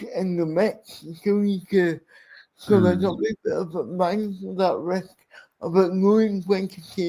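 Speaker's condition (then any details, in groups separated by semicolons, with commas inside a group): Cerebral palsy; speech impairment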